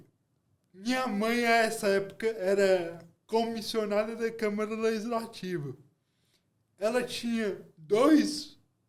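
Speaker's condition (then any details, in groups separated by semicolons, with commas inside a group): Cerebral palsy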